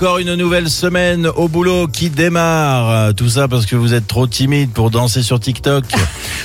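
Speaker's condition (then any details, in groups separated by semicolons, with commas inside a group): No condition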